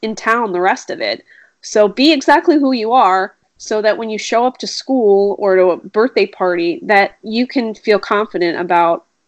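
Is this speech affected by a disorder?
No.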